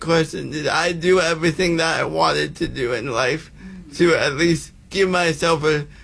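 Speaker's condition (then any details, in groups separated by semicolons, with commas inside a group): Cerebral palsy; congenital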